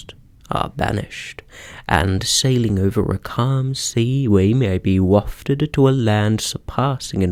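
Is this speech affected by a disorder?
No.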